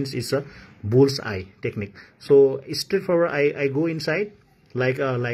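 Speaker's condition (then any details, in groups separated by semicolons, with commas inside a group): No condition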